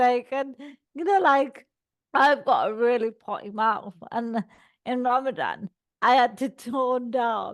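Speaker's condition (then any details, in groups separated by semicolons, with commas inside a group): Cerebral palsy; all four limbs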